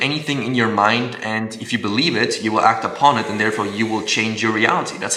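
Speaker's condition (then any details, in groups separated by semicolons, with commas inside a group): No condition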